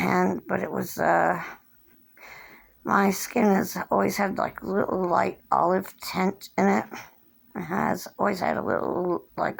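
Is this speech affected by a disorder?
Yes: cerebral palsy; since birth, hand tremors; age 57.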